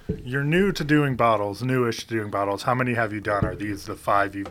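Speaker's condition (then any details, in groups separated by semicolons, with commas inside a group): No condition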